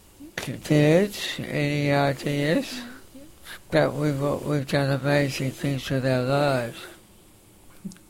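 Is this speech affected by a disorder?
Yes: facioscapulohumeral muscular dystrophy, facioscapulohumeral (FSHD); diagnosed about age 10, named facioscapulohumeral form in late 20s, early prognosis life to 14-19; respirator pump wheezing audible in recording.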